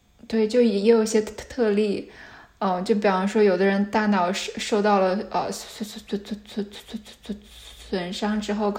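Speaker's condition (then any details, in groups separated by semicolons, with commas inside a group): Stuttering; noticed in high school English class on br- of British, possible unnoticed childhood stutter, then more words; frequent repetitions of initial syllables and sounds, fillers; repeated sounds, prolonged sounds, blocks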